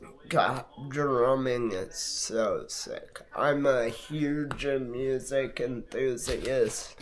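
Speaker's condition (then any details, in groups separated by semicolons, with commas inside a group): Multiple sclerosis; affects hands and left arm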